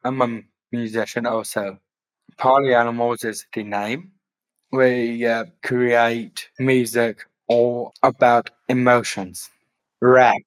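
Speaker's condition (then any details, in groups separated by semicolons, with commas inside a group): Down syndrome; later diagnosed with autism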